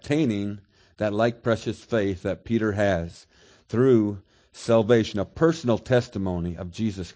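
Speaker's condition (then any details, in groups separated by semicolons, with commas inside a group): No condition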